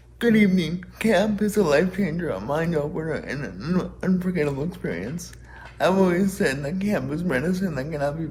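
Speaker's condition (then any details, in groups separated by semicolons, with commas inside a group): Cerebral palsy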